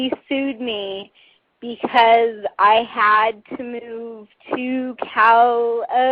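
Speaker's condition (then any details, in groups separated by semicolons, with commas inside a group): Cerebral palsy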